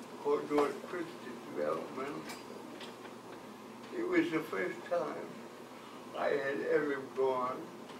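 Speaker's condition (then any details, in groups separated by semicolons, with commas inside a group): Cerebral palsy; from birth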